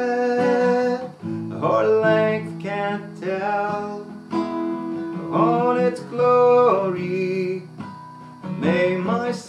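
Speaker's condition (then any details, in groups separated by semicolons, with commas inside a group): No condition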